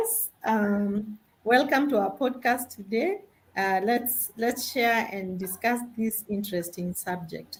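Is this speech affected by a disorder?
No.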